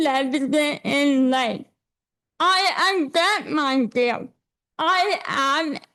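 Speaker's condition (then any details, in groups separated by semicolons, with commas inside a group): Cerebral palsy; affects hands and legs; lifelong therapy; speech affected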